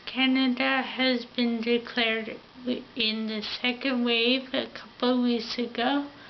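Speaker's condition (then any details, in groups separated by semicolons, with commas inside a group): Ataxia; affects mouth and tongue coordination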